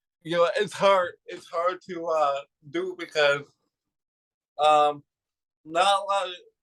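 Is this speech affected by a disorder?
Yes: cerebral palsy.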